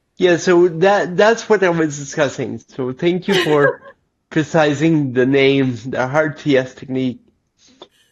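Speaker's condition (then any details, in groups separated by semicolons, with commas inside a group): Cerebral palsy; lifelong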